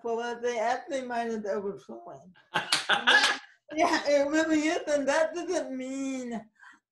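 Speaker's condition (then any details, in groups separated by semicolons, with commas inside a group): Cerebral palsy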